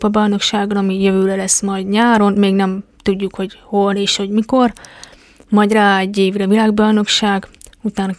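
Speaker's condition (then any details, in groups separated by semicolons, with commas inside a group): Deafness; congenital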